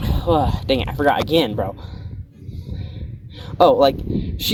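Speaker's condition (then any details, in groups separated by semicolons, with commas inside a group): No condition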